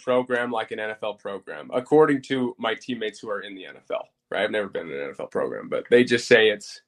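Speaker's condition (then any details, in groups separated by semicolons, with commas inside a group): No condition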